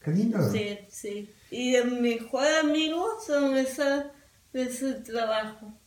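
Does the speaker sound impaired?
Yes: cerebral palsy; from birth, diagnosed at eight months by specialist doctor Pastor, affects muscles and walking; speech affected, improves with exercise and speech therapy but never normal, sounds drunk, talks a lot.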